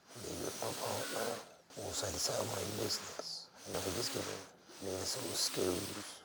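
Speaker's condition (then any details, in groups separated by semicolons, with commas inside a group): Muscular dystrophy; tracheostomy with inner tube, stoma needing suctioning; breathing supported via tracheostomy; breathing depends on tracheostomy needing regular suctioning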